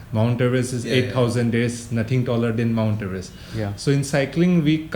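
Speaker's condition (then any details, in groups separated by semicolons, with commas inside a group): No condition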